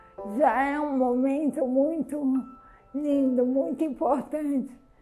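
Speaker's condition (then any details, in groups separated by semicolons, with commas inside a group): Amyotrophic lateral sclerosis, bulbar onset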